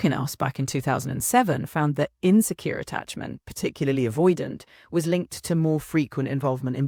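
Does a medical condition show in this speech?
No.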